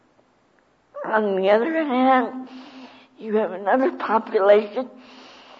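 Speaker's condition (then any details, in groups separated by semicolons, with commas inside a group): Cerebral palsy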